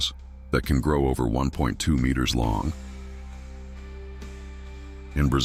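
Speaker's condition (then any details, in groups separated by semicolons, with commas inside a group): No condition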